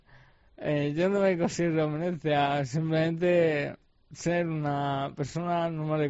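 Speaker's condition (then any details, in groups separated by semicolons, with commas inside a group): ALS; degenerative muscle disease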